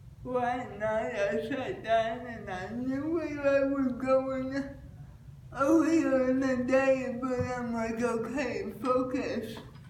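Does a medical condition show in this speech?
Yes: cerebral palsy.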